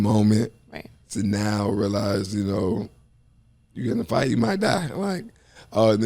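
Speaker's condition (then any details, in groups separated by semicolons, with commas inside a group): ALS; upper motor neuron onset in upper body, tongue atrophy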